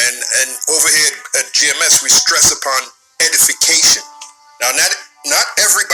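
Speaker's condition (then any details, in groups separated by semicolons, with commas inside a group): No condition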